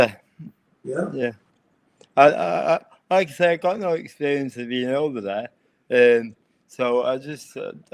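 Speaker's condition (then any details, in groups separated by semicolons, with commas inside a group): Cerebral palsy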